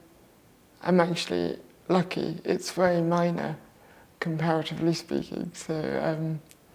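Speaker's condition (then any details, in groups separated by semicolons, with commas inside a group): Cerebral palsy; left-sided muscle tension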